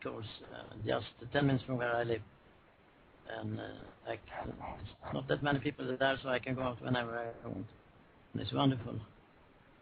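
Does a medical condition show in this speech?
Yes: Parkinson's disease; Parkinson's 21 years, levodopa, anti-reaction medicine from year 15 halved intake, Lars-Erik Unestål mental training; about 1,100 mg daily, self-adjusted, down ~10% over 6 years, tremor early in interview, breathing calms.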